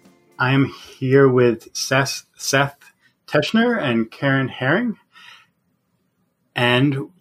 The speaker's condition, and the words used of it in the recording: Stuttering. I'm more fluent now than I've ever been in the